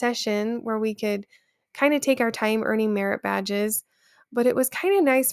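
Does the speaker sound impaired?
No.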